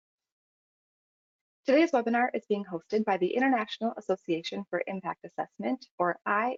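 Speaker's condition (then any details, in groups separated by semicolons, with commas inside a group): No condition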